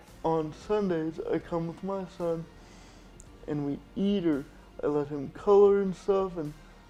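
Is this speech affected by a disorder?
Yes: injury with slurred speech.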